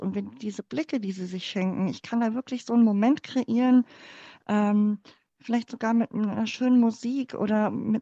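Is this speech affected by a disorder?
Yes: cleft palate; congenital, born in former GDR.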